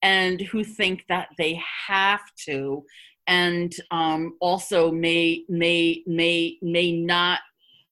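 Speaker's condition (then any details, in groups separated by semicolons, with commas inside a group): Stuttering; formerly covert, later more open after emotional pivot, learned term at Covert Stuttering Exposed workshop; formerly anticipated feared words and substituted alternatives, found hiding exhausting; repeated words, prolonged sounds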